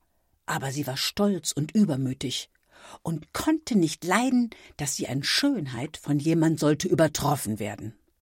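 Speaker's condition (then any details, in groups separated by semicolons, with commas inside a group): No condition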